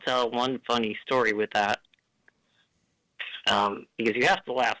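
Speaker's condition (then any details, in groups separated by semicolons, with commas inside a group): Duchenne muscular dystrophy; diagnosed age 3, power chair since about age 10, trouble maintaining breathing, service dog; uses ventilator to breathe; ventilator may be audible, cadence slightly different, works well for him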